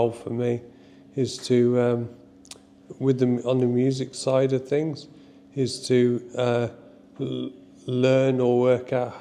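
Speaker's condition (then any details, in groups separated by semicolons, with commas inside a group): Motor neurone disease (ALS); progressing quickly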